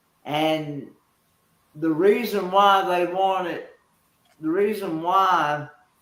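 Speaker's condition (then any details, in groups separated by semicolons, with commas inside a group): Cerebral palsy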